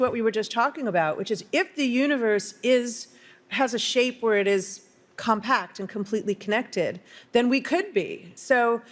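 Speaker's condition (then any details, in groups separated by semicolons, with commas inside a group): No condition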